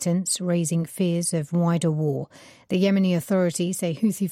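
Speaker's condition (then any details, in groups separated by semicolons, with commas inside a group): No condition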